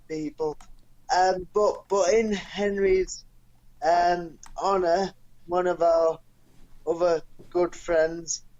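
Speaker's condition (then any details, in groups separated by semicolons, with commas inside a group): Cerebral palsy; non-progressive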